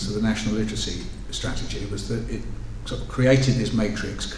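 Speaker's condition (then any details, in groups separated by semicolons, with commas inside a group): No condition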